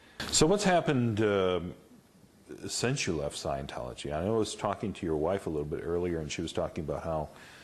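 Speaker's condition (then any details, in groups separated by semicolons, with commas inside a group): No condition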